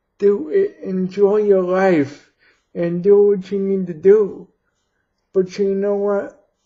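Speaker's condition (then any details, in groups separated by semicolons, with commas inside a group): Cerebral palsy; brain lesions; breathing difficulty during exertion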